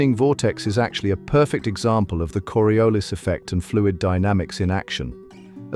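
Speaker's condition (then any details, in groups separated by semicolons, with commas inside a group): No condition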